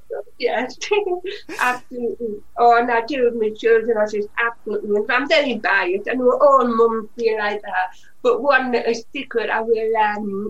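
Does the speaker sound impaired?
Yes: Usher syndrome (deafblindness), profoundly deaf since birth; genetic, progressive, profoundly deaf from birth, tunnel vision noticed at age 9, cochlear implants after 30 years; 5% vision in both eyes, uses cane, hears via cochlear implants, sometimes removes them.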